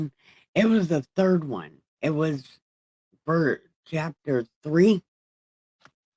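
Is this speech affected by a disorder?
Yes: brain injury.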